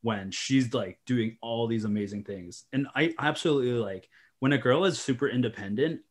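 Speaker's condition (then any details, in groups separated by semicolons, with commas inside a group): No condition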